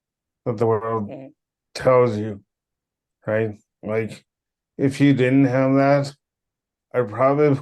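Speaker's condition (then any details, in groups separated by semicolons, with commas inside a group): Cerebral palsy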